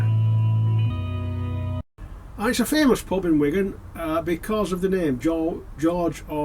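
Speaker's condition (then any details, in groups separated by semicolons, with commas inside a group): No condition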